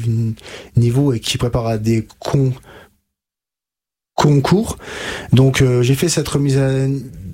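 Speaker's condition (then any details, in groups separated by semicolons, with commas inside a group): Stuttering; speech therapy with Catherine Daubier in Nancy ages 20 to 25, learned fluency techniques; still stutters with blocks and repetitions; blocks and repetitions now, formerly severe, expressed self with fingers before therapy; repeated sounds, prolonged sounds, blocks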